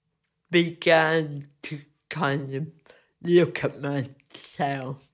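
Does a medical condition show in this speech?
Yes: cerebral palsy; from birth.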